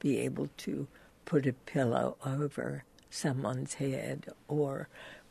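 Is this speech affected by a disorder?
Yes: spasmodic dysphonia; voice changed from original voice, speaking physically difficult, requires hard work.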